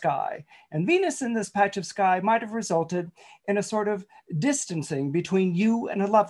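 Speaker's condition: No condition

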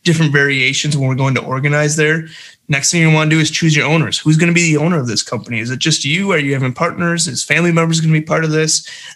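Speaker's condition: No condition

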